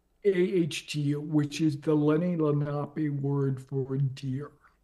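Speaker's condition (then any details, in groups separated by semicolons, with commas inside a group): ALS; progressive, onset leg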